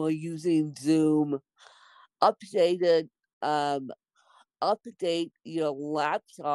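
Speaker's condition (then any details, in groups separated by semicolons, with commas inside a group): Cerebral palsy, mixed, moderate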